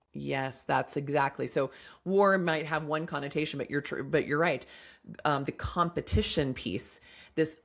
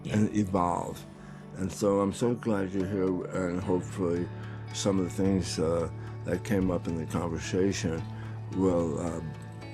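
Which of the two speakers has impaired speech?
The second: tongue cancer; partial tongue removal, tongue paralyzed by tumor; recovering, tongue exercises; could not speak when paralyzed, expected to improve.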